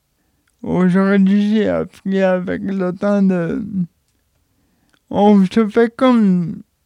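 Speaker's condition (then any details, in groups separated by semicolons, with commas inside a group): Cerebral palsy; age 31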